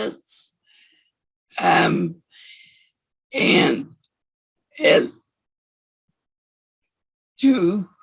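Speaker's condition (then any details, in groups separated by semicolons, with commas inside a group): Severe anoxic brain injury; severe, wheelchair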